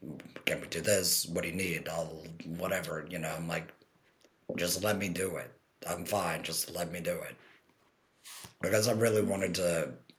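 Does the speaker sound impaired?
Yes: total laryngectomy; stage 4 cancer, partial thyroidectomy, primary TEP placement, chemo and radiation afterward; about 10 months post-laryngectomy, speaking with TEP about 5 months; TEP voice, earlier monotone from left vocal cord paralysis, no speech first 6 months, electrolarynx failed, swelling.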